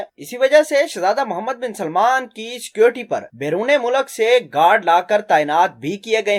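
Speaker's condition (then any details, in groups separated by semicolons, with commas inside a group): No condition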